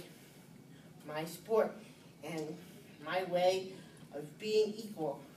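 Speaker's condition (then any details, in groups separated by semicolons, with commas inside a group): Cerebral palsy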